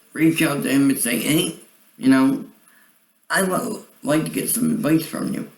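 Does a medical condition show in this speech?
Yes: cerebral palsy; voice sound affected.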